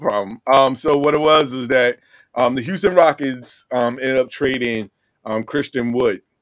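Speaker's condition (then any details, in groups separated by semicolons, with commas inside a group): No condition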